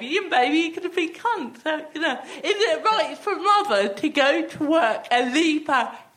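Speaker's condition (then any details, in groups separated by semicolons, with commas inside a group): Athetoid cerebral palsy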